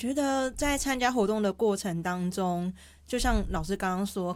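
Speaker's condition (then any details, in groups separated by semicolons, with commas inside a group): Hearing impairment; clear articulation per host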